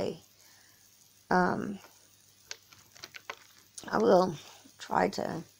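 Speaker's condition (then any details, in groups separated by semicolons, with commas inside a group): Cerebral palsy; from birth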